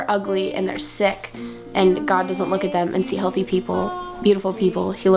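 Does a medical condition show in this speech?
No.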